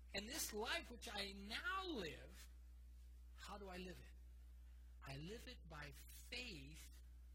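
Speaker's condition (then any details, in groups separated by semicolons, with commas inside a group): No condition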